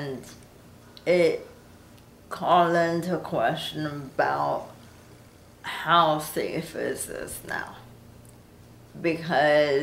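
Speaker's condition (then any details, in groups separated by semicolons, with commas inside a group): Cerebral palsy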